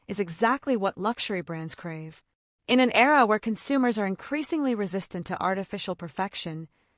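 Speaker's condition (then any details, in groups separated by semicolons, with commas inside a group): No condition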